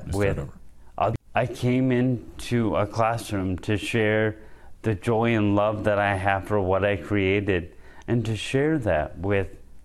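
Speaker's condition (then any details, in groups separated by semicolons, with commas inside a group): ALS; diagnosed one year ago; little time left; voice noticeably abnormal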